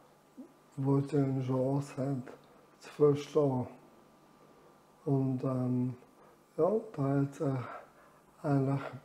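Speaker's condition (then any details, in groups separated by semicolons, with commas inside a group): Amyotrophic lateral sclerosis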